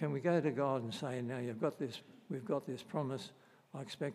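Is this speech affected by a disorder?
Yes: Parkinson's disease; unpredictable effects.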